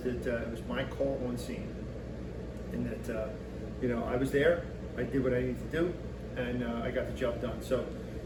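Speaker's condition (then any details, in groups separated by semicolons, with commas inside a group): No condition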